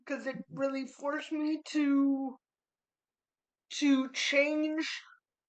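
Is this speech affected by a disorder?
Yes: cerebral palsy; spastic.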